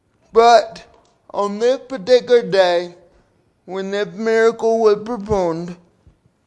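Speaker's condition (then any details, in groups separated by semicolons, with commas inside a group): Cerebral palsy; from birth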